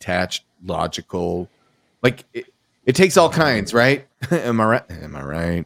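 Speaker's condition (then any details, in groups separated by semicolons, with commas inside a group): No condition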